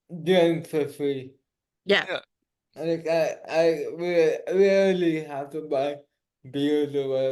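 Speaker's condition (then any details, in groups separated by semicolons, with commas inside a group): Cerebral palsy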